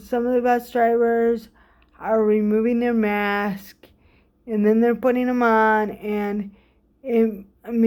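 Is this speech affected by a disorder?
Yes: cerebral palsy.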